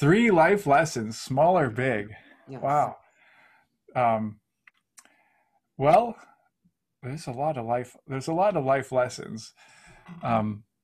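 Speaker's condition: No condition

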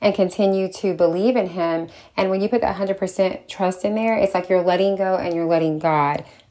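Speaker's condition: No condition

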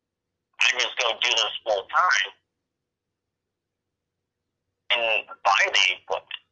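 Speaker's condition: Cerebral palsy, very rare form; speech affected

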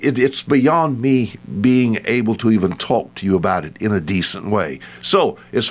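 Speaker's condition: No condition

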